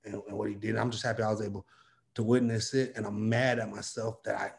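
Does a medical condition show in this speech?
No.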